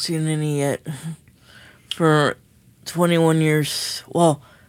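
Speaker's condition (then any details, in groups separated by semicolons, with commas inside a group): Cerebral palsy; needs Hoyer lift to get out of bed, daily medication, 24/7 care; in motorized wheelchair, came to studio by TriMet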